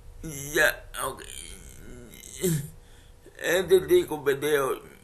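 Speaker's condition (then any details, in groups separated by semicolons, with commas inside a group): Cerebral palsy; speech affected by cerebral palsy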